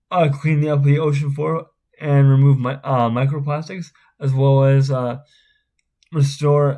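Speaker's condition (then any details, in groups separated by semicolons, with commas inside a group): Spastic cerebral palsy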